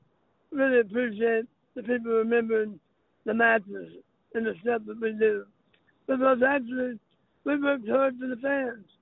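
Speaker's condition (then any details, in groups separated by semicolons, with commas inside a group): Throat cancer; voice box kept, lasting impact on throat and speech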